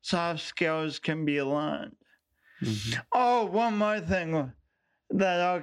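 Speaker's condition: Speech impediment; affects voice, impediment noticeable on first meeting but words formed, intelligible

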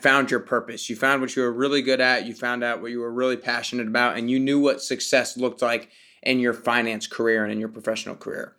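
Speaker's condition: No condition

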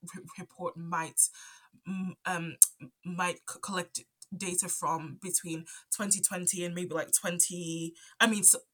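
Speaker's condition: Stutter; onset around age 5 after move from Zambia to UK, none before per parents, cause unknown; adult, ongoing stutter; stutters here and there, stutter affects talking, often stays quiet to avoid stuttering; repeated sounds, repeated words

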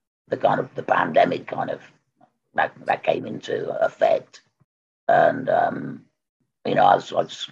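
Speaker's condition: Total laryngectomy; squamous cell cancer right vocal cord, radiotherapy, recurrence, total laryngectomy at Churchill, stoma breathing, valve; about three years since diagnosis, new valve fitted yesterday by salt team; croaky voice five years before diagnosis, voice now very good, better than before, accent kept

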